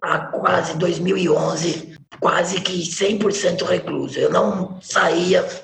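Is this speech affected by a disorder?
Yes: laryngectomy for laryngeal cancer, total laryngectomy with voice prosthesis; laryngeal cancer surgery at 41, vocal cords removed, tracheostomy, likely smoking cause, neck voice prosthesis; speaks through neck voice prosthesis, pauses breathing and presses it to speak; no voice after surgery, not understood before prosthesis, hoarse different timbre, occludes prosthesis to speak.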